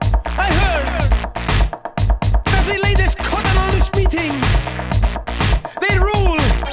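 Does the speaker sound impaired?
No.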